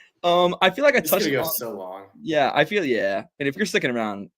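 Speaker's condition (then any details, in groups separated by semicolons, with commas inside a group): No condition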